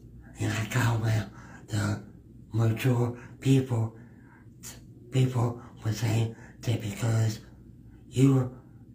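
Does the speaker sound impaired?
Yes: cerebral palsy; not curable, walks and moves without wheelchair, had speech therapist, strong support system; speech affected, way of talking differs, bullied for speech through elementary, junior high, high school.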